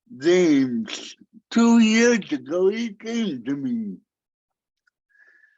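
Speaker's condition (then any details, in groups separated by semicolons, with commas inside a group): Cerebral palsy; talks despite predictions he might never talk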